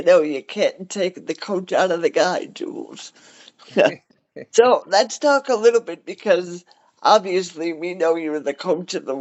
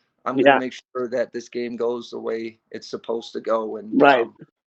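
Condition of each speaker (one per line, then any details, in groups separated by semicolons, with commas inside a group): Cerebral palsy; cerebral palsy, wheelchair
No condition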